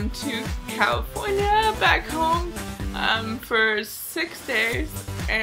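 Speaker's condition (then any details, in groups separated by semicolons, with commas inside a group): Cerebral palsy, mild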